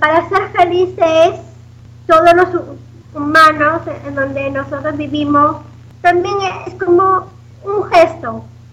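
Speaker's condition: Down syndrome; recites own poems, answers interview questions in full sentences; self-described good language

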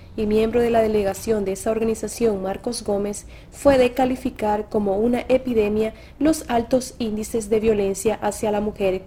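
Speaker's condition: No condition

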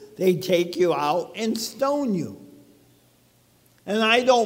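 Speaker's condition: ALS; speech sounds abnormal

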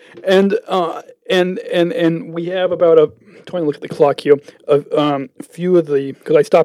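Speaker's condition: Stuttering; lifelong stuttering; repeated words, prolonged sounds

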